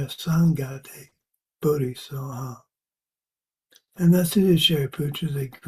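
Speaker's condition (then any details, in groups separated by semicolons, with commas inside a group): Parkinson's; age 73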